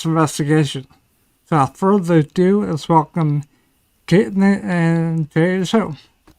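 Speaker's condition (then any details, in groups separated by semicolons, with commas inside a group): Ataxia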